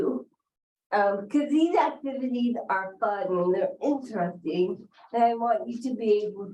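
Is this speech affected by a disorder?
Yes: cerebral palsy.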